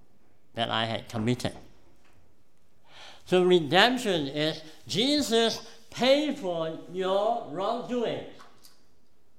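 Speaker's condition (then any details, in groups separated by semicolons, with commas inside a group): Cleft palate; present from birth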